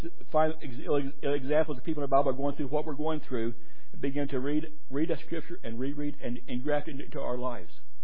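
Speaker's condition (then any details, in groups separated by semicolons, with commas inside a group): Stuttering; struggled with it for a while, adults at gadsdale said stutter barred preaching; tired tonight, feels an hour later, stutters more; stutters more when tired; repeated sounds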